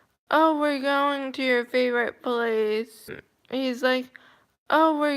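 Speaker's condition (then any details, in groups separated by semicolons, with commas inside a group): Cerebral palsy, mild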